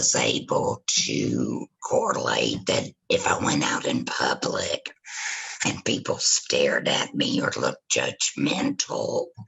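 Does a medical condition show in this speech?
Yes: laryngectomy after cancer.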